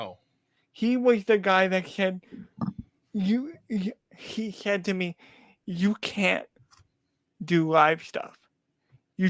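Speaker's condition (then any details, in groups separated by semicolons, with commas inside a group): Cerebral palsy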